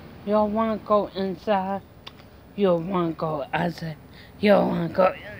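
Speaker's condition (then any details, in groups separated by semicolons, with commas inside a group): Mild cerebral palsy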